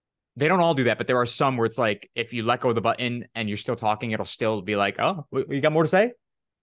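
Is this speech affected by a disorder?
No.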